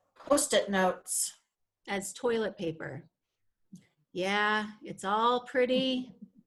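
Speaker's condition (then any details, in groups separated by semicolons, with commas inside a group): No condition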